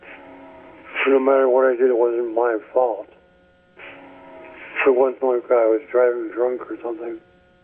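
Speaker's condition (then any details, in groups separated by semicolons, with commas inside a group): ALS; speech getting worse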